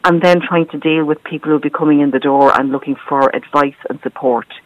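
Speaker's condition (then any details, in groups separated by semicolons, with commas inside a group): No condition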